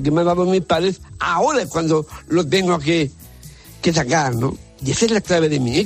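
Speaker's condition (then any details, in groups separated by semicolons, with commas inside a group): Down syndrome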